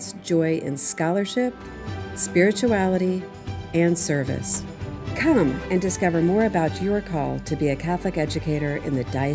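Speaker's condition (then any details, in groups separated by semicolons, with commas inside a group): No condition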